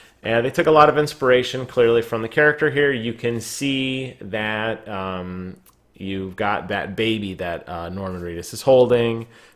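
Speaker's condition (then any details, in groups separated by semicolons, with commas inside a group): No condition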